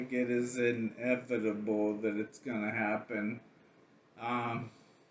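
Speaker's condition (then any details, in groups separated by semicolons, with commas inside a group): ALS; can still talk a little, breathing tests good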